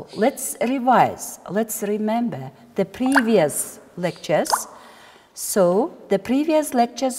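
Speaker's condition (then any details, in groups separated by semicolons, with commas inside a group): No condition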